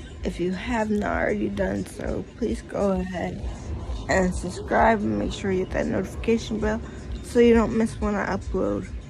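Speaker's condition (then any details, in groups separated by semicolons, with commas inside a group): Cerebral palsy; sounds out of breath after therapy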